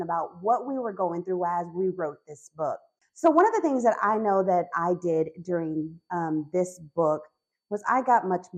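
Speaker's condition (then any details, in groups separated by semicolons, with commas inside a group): No condition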